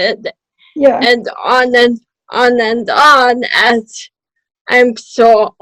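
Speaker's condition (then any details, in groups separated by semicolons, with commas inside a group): Cerebral palsy; self-identified, spasticity, wheelchair user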